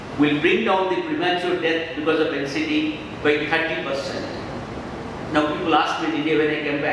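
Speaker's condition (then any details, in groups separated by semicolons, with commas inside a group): No condition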